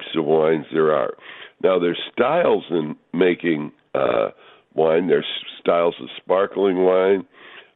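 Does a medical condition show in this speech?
No.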